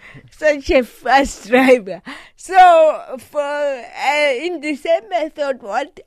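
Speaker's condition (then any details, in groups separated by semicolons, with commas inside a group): Cerebral palsy; recently summited Kilimanjaro, trained walking 10 km daily and hiking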